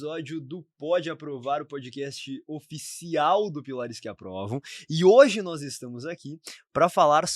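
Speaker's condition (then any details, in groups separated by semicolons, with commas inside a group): No condition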